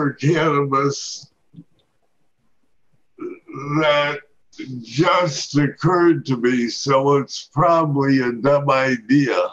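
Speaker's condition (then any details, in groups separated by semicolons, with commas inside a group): Parkinson's disease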